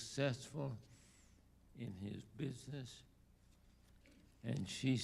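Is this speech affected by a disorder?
Yes: ALS.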